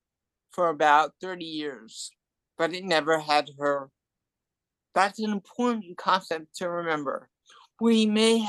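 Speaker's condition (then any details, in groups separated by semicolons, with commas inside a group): Cerebral palsy and hearing loss; hearing loss from birth, wobbly gait, poor hearing, broke leg on stage, emergency surgery; adult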